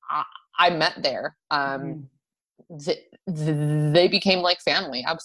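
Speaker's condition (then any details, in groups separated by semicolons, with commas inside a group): Stuttering; stuttering since childhood, runs in family, father and uncle mild stutter; adult, school speech therapy unhelpful, later fluency-specialist therapy focused on comfort with stuttering; vowels always difficult, stuttered on word Arizona in television introduction, no control over stuttering; repeated sounds, blocks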